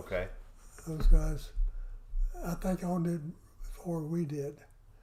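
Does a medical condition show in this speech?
Yes: Parkinson's; affects voice.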